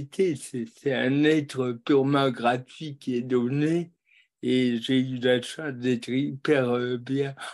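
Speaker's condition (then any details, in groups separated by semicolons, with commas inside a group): Cerebral palsy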